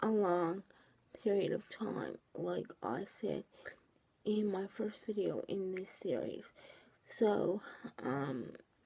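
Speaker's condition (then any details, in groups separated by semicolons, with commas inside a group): Cerebral palsy, triplegia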